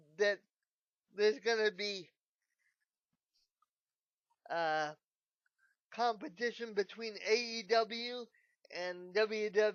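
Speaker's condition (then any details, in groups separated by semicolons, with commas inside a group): Cerebral palsy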